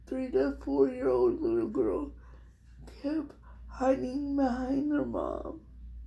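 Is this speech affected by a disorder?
Yes: cerebral palsy; speech somewhat affected.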